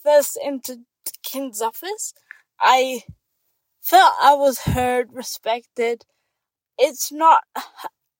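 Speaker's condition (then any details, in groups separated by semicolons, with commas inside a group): Cerebral palsy; diagnosed with cerebral palsy after birth in New Zealand, complex medical needs from childhood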